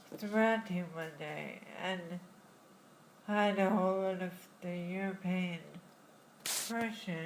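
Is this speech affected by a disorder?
Yes: Friedreich's ataxia; diagnosed in childhood.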